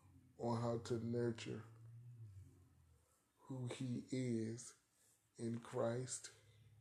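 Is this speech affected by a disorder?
Yes: cerebral palsy; arthritis.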